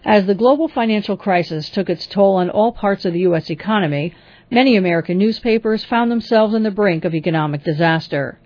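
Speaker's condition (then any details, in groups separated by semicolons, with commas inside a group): No condition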